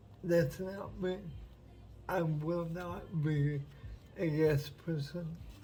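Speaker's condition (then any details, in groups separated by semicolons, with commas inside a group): Cerebral palsy; uses wheelchair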